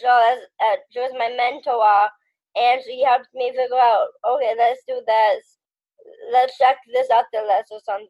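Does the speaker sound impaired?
Yes: Down syndrome.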